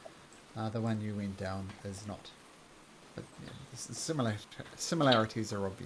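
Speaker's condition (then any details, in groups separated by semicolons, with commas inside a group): No condition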